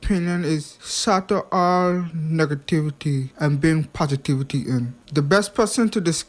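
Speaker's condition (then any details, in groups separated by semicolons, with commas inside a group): Hearing impairment; past speech impediment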